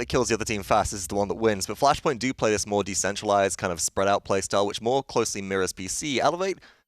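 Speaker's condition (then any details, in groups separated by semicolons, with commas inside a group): No condition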